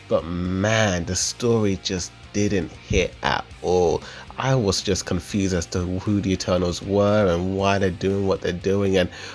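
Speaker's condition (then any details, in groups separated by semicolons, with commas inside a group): No condition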